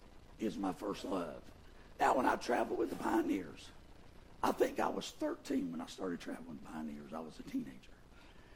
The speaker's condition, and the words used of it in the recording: Vocal cord paralysis. I sound like Kermit the Frog.